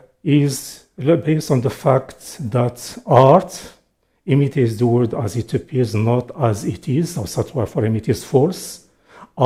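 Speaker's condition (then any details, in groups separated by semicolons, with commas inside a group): No condition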